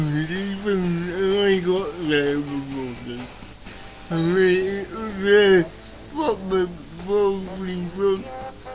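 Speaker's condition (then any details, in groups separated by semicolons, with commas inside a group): Cerebral palsy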